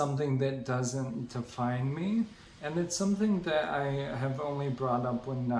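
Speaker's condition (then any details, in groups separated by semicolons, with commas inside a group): ALS; onset in legs; about 3.5 years since onset, full-time wheelchair, hands affected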